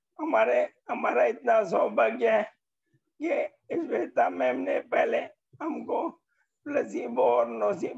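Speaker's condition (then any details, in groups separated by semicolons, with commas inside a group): Motor neurone disease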